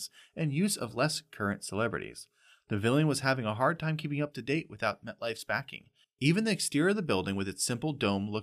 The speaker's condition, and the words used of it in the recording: No condition.